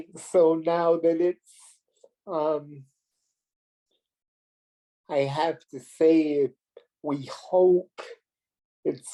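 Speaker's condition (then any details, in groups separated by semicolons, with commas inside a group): Cerebral palsy; premature birth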